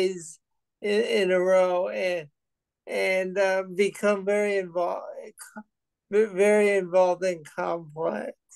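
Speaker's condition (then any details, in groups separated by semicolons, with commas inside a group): Parkinson's disease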